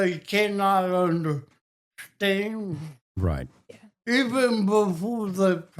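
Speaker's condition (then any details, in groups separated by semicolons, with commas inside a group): Cerebral palsy; affects balance, fine motor; diagnosed age 2; speech impediment, often hard to understand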